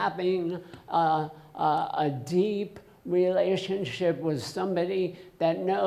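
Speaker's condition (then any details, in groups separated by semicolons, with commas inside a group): Essential tremor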